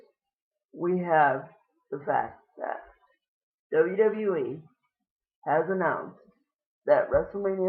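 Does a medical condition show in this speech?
Yes: cerebral palsy; lifelong, wheelchair user.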